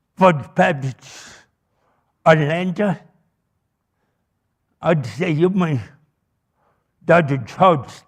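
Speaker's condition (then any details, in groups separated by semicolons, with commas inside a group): Cerebral palsy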